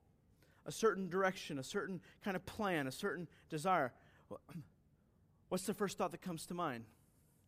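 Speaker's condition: No condition

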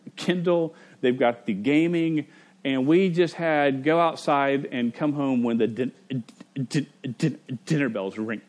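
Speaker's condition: Stutter; stutter since age five, persisting through adulthood; stutters while giving a talk to parents; at times blocks and cannot say own name; repeated sounds, blocks

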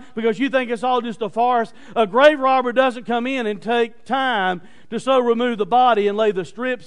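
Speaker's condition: No condition

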